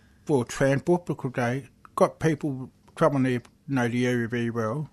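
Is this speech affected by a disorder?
Yes: deafness; struggles when people talk quickly.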